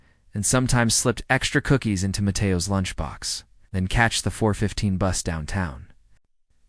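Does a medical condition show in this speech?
No.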